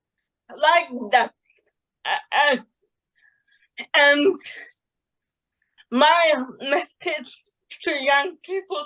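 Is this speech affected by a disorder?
Yes: cerebral palsy.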